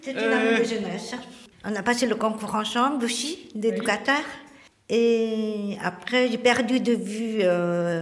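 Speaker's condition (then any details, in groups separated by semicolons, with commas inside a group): Hearing impairment; attended specialized school for hearing impaired; about monthly sessions with speech therapist Jackie for speaking and listening; still working to progress in speaking and listening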